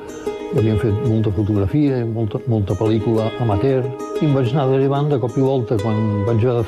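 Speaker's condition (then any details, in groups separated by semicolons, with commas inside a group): Parkinson's; progressive, gradually worsening over time; mild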